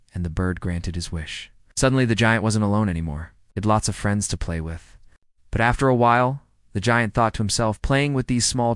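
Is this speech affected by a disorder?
No.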